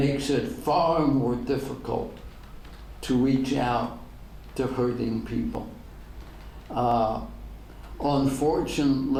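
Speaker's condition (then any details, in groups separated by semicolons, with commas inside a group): ALS; degenerative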